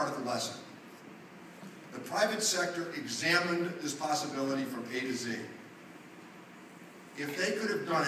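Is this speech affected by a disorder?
No.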